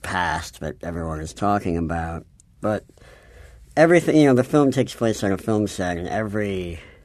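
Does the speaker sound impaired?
Yes: cleft palate.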